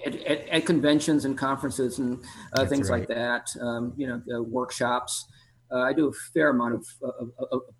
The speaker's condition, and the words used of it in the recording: Stuttering. I do a fair amount of public speaking, and At this point, I don't really think about stuttering that much when I do that.